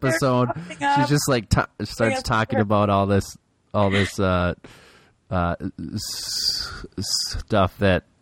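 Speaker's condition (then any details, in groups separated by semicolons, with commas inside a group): Stuttering; works on speaking best, little fear; stutters a lot; repeated sounds, prolonged sounds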